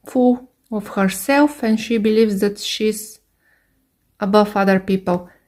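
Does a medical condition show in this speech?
No.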